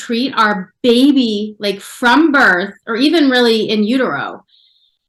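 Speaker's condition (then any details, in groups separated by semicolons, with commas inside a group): No condition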